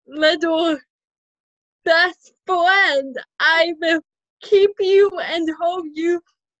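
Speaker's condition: Cerebral palsy, spastic quadriplegic, mild

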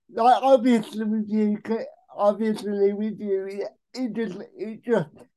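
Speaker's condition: Cerebral palsy; expected non-verbal

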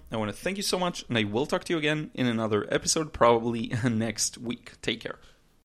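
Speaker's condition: No condition

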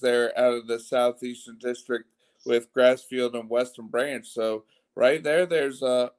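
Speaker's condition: No condition

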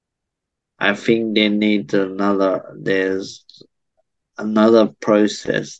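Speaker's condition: Cerebral palsy

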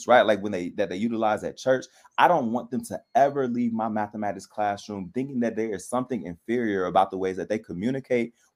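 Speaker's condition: No condition

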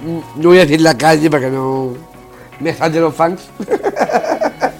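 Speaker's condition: Down syndrome; congenital, age 44

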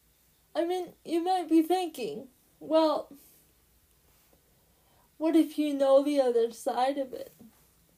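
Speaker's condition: Cerebral palsy; since birth

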